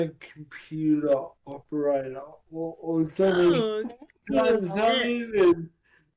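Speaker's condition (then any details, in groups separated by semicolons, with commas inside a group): Cerebral palsy; poor fine dexterity, could not hold pen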